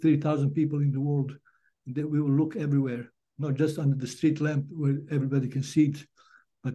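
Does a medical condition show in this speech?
Yes: Parkinson's disease; diagnosed 2010, could not play guitar syncopation, stopped playing guitar publicly 2015.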